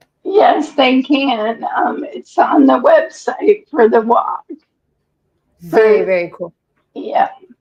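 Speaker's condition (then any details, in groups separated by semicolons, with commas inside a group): ALS; breathless after exertion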